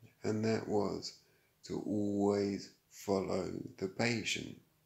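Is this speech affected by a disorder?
Yes: traumatic brain injury.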